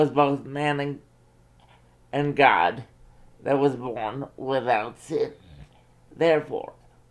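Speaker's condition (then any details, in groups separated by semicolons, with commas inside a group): Cerebral palsy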